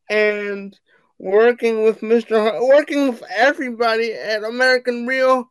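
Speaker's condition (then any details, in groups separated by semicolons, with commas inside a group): Cerebral palsy; speech recognition software produces nonsense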